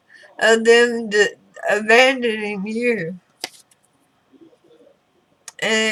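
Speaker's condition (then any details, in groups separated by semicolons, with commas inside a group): Throat cancer radiation damage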